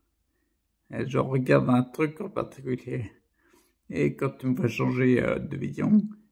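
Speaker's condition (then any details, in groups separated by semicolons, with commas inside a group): Primary progressive multiple sclerosis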